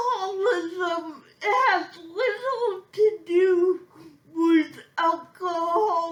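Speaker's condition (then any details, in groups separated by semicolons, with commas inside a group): Physical speech impairment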